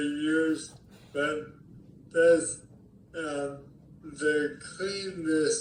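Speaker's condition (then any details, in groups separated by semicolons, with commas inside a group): ALS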